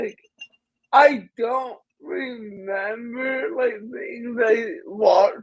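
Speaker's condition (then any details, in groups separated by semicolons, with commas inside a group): Cerebral palsy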